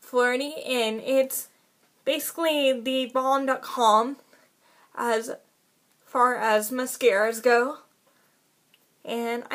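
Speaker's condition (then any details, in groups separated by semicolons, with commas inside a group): Cerebral palsy, spastic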